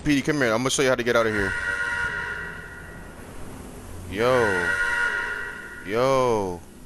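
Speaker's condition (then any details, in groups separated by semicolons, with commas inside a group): No condition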